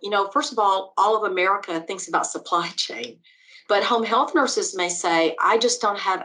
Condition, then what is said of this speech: No condition.